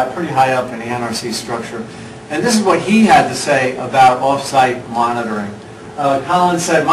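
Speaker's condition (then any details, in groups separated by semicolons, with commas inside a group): No condition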